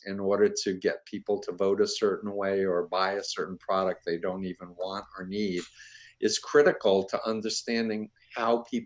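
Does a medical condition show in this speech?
No.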